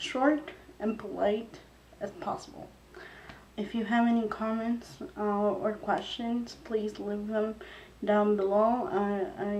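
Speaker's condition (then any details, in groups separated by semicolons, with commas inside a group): Cerebral palsy; wheelchair user, past surgeries; wheelchair, therapy and rehab over years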